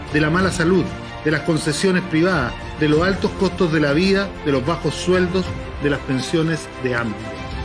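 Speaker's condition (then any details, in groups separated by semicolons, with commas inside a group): No condition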